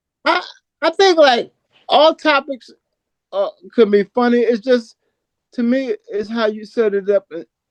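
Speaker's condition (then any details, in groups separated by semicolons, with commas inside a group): Cerebral palsy; from birth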